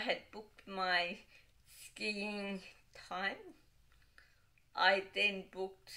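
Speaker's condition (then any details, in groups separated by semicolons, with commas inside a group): Cerebral palsy, dystonic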